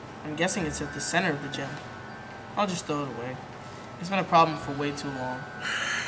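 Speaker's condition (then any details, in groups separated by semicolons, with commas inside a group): No condition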